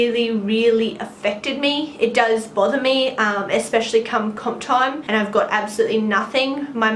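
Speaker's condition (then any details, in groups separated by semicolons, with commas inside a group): No condition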